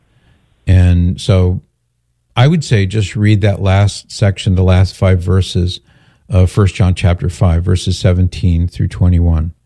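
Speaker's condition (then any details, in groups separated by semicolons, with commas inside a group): No condition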